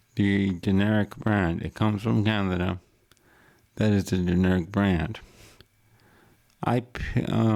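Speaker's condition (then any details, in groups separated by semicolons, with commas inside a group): Cerebral palsy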